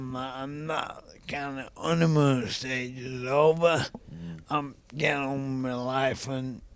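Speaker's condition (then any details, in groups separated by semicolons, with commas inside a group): ALS; young onset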